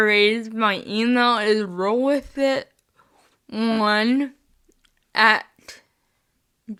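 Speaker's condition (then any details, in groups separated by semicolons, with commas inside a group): Spastic cerebral palsy, mixed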